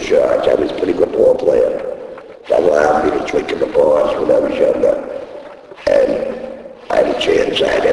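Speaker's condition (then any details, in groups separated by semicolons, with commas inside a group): Laryngectomy; speaks using device in throat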